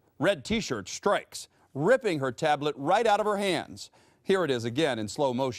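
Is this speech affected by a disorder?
No.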